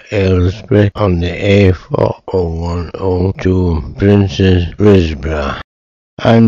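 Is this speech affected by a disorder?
Yes: motor neuron disease; mainly affects speech, slurred.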